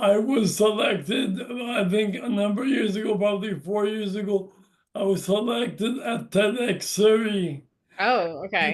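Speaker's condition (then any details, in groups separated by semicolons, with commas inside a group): Brain injury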